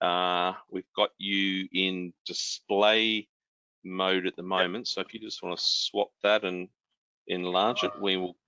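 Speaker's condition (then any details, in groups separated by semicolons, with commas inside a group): No condition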